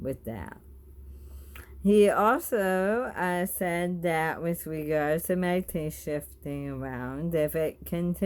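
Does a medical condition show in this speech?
Yes: bulbar ALS; bulbar onset.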